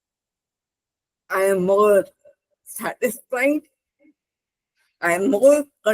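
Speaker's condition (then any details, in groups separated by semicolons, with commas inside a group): Cerebral palsy; spastic left hand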